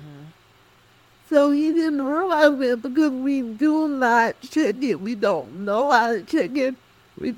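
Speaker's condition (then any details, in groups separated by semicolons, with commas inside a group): Cerebral palsy; speech affected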